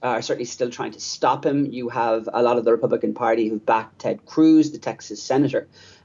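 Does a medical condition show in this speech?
No.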